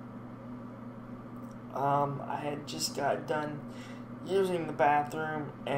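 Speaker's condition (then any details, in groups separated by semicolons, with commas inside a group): Cerebral palsy; speech sometimes affected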